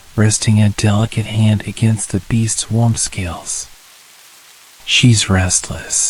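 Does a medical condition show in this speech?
No.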